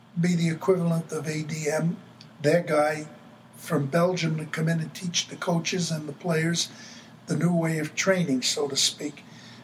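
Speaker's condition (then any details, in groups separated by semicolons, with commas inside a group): No condition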